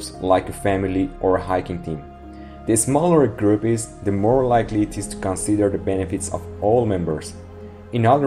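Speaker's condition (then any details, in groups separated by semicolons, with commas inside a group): No condition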